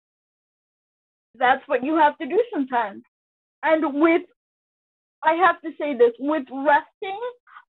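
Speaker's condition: Cerebral palsy; born 26 weeks premature, amputee, full-time wheelchair user, intellectual disability, full-time and part-time aides; prolonged sitting and car travel hard on body, down about a week after trip

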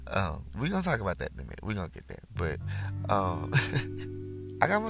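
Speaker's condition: No condition

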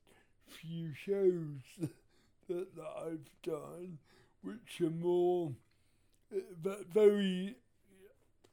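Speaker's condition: Cerebral palsy; speaks very differently in stand-up due to rhythm

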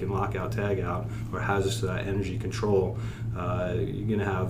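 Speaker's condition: No condition

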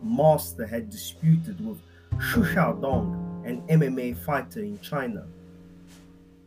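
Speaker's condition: No condition

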